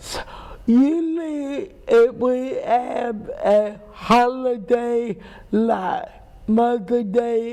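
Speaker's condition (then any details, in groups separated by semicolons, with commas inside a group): Cerebral palsy; speech impairment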